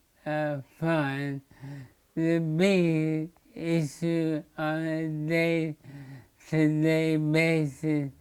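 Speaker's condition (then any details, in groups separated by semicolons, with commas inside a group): Motor neurone disease; diagnosed last year; slurred speech first sign, speech significantly worse recently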